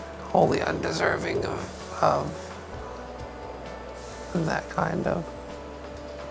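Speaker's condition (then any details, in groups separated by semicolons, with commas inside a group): ALS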